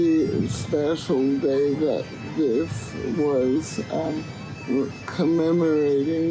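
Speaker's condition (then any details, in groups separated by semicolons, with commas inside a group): Cerebral palsy; cannot walk unaided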